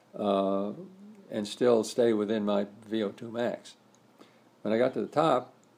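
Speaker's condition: Parkinson's disease; earlier breathing trouble during sleep, reduced gait, stooped posture, stiff right arm, lost force and speed; about 10-11 years since diagnosis, age 79, walks almost daily, regular yoga practice, good posture

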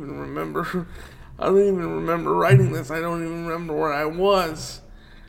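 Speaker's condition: Cerebral palsy; wheelchair user

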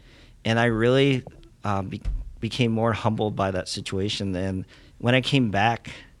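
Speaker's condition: Cleft lip and palate; congenital

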